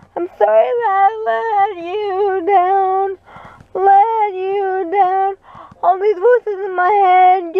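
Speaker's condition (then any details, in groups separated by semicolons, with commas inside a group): Cerebral palsy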